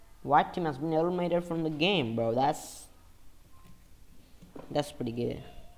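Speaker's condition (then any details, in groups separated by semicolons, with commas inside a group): No condition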